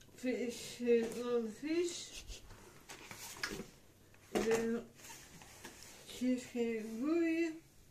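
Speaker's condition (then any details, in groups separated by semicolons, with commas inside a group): Cerebral palsy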